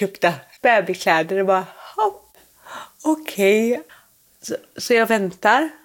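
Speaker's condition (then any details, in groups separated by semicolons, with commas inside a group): Cerebral palsy; born without heartbeat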